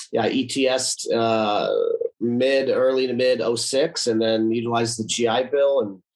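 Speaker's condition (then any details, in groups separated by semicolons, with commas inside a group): No condition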